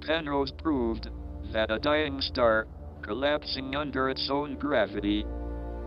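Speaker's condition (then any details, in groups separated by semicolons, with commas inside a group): ALS, speech-generating device; no cure or therapy offered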